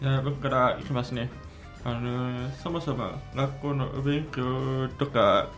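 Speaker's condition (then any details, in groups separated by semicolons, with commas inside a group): Hearing impairment, grade 2; congenital hearing impairment, lip reading, hard-of-hearing class in elementary school; communicates by spoken language, not sign language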